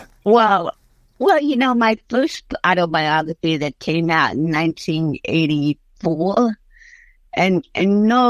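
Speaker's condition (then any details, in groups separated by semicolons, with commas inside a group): Cerebral palsy; since early childhood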